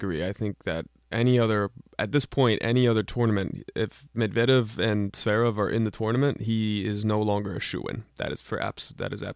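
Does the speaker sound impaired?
No.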